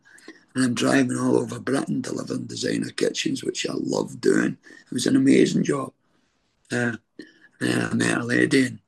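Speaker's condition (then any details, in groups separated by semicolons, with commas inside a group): Throat cancer treatment effects, stage 4 throat cancer; voice changed by throat cancer and treatment, deep voice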